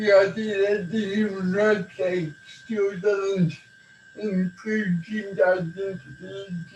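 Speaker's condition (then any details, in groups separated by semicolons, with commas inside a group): Cerebral palsy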